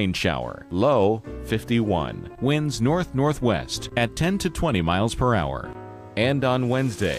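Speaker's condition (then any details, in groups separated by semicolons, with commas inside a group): No condition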